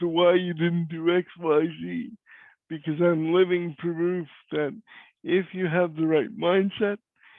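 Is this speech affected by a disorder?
Yes: cerebral palsy; voice is different.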